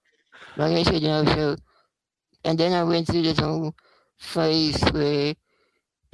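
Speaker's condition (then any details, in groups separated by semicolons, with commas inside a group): Spinal muscular atrophy; not much treatment available at this stage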